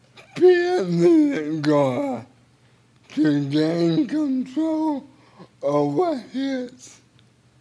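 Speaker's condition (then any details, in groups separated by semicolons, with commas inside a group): Cerebral palsy; a little difficult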